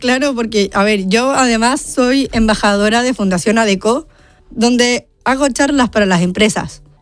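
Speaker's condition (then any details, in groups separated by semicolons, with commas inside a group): Down syndrome; diagnosed before birth; 30 years old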